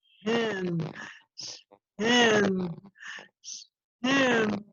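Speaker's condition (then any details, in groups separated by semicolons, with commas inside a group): ALS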